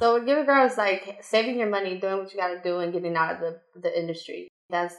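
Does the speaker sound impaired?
No.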